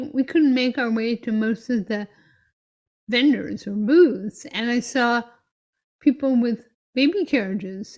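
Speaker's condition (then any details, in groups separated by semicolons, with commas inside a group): Myotonic dystrophy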